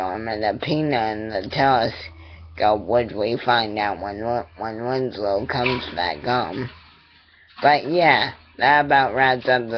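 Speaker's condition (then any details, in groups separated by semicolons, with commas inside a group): Cerebral palsy; attending therapy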